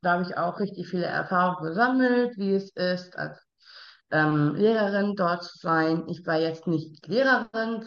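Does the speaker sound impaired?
Yes: Down syndrome.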